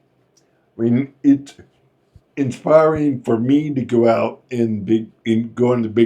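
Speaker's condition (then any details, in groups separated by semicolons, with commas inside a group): Friedreich's ataxia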